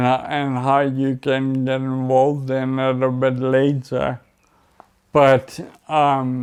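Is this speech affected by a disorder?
Yes: Friedreich's ataxia.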